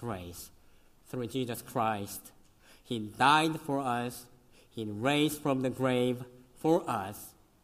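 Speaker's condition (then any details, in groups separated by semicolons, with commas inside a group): Cleft lip and palate; congenital, severe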